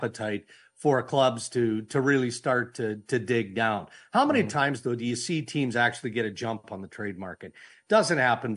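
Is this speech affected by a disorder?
No.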